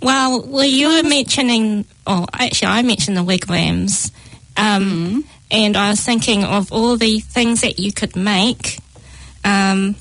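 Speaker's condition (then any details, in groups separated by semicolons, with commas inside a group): No condition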